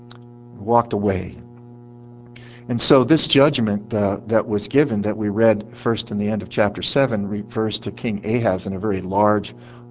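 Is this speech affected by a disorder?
No.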